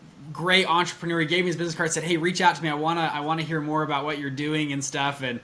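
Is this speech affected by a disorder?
No.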